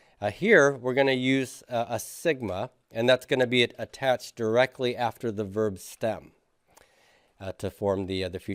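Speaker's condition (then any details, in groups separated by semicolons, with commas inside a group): No condition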